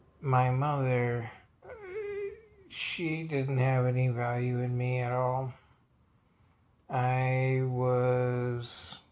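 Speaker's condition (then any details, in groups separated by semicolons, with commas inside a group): Multiple sclerosis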